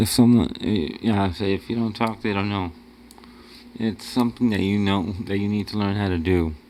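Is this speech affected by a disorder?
Yes: cerebral palsy; wheelchair user.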